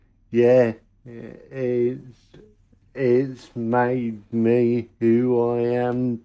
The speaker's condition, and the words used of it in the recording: Cerebral palsy. No, you're fine. I'm only speaking quiet because I've got thin walls.